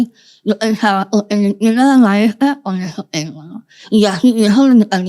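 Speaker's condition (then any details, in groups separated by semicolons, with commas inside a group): Moebius syndrome, congenital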